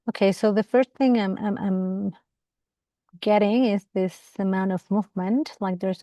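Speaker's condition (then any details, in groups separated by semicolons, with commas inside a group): No condition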